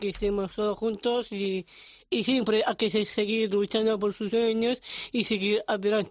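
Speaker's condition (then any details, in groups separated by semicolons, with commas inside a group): Down syndrome; present from birth; age 19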